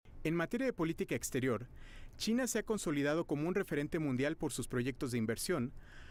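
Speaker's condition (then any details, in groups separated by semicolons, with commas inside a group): No condition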